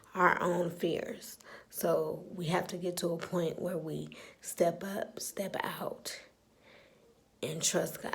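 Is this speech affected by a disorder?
Yes: spastic cerebral palsy.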